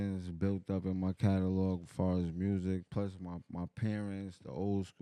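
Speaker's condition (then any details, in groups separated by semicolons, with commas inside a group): No condition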